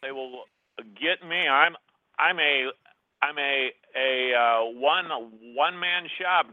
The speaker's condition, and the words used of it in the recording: Stuttering. It was kind of interesting, because I thought when I first started this, I thought, well, I actually stutter, so I thought, wow.